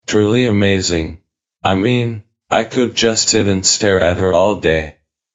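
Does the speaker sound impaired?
Yes: ALS, through a speech-generating device; diagnosed at age 34, lost walking, talking and breathing, tracheostomy and ventilator; cannot speak, eye-activated synthetic voice built from voice banking, types replies, silences while typing.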